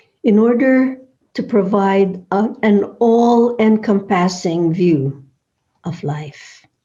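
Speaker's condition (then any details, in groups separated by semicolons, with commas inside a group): No condition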